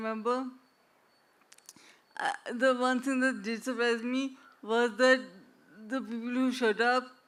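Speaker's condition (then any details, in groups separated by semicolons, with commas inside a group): Traumatic brain injury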